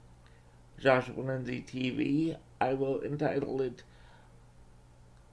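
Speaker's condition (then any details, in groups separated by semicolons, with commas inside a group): Cerebral palsy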